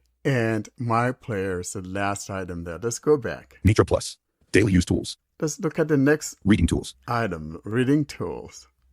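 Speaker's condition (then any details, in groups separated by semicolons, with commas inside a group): No condition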